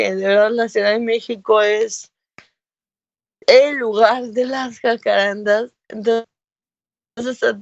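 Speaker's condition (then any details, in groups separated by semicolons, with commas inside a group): Cerebral palsy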